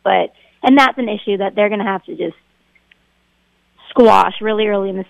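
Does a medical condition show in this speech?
No.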